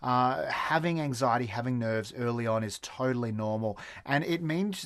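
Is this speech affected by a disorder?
No.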